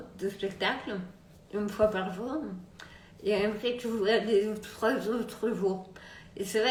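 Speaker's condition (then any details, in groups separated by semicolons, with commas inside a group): Multiple sclerosis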